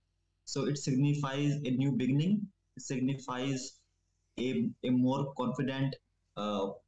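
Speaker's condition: Stammering; began around age 10, linked to violent abusive father and childhood stress, considered not curable; no speech therapy or techniques, improving with more talking; used to stammer more in English than Hindi, few stutters in interview, stutter rarely noticeable; prolonged sounds

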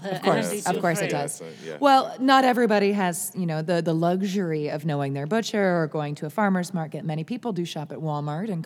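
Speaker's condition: No condition

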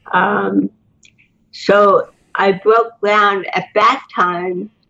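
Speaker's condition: Cerebral palsy; cannot move normally

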